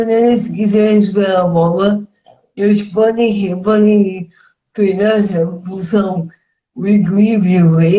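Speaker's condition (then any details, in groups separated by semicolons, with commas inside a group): Cerebral palsy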